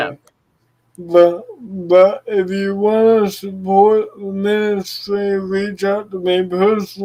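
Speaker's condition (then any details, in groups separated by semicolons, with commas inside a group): Cerebral palsy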